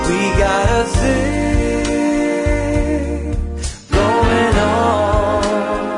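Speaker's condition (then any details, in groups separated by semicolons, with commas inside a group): No condition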